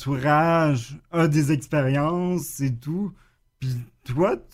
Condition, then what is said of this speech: Cerebral palsy. Je trouve ça fascinant de t'entendre ce soir et surtout impressionnant parce que malgré la problématique qui exacerbe ton quotidien, tu t'exprimes vraiment bien, tu as un bon vocabulaire.